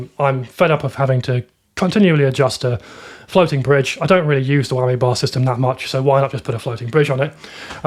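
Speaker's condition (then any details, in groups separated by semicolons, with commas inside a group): No condition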